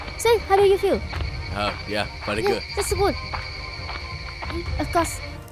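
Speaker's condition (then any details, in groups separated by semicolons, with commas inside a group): No condition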